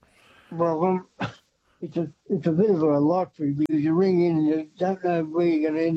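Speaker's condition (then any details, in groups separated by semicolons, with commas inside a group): Parkinson's; hand tremor; shaking phone with tremor, changed hands; voice coming in and out on phone, from tremor shaking phone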